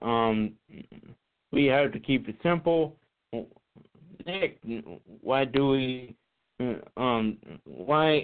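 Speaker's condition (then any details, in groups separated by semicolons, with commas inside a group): Cerebral palsy; visible to casting agents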